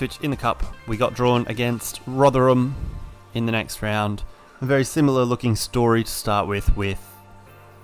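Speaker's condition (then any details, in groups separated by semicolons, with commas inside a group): No condition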